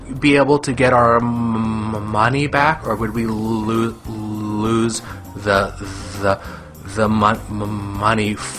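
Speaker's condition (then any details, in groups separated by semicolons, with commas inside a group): Stuttering; stutters during airline phone call, hard to follow, clip from StutterTalk.com; automated phone systems misunderstand speech, trouble talking on telephone; repeated sounds, repeated words, prolonged sounds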